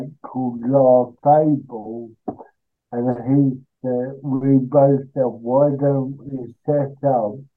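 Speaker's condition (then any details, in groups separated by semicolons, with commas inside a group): Cerebral palsy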